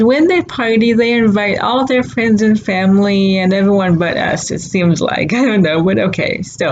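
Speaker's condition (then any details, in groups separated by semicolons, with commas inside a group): Cerebral palsy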